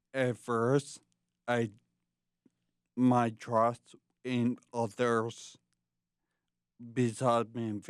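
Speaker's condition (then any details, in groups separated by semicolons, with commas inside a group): Traumatic brain injury from tumour; speech affected, in speech therapy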